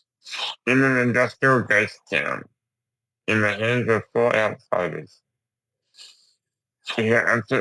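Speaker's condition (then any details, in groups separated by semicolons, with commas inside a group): Duchenne muscular dystrophy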